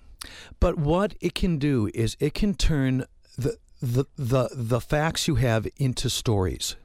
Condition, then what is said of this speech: Stuttering. I'm sure folks can tell I have a little stutter.